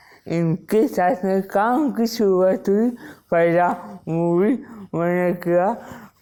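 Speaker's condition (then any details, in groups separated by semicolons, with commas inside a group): Wilson's disease; onset at age 16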